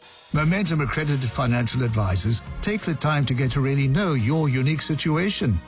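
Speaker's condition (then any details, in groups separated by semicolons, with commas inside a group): No condition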